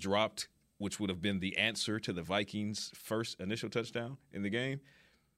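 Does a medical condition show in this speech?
No.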